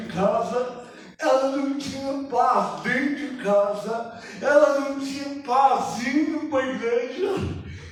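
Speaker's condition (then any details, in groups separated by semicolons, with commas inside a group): Cerebral palsy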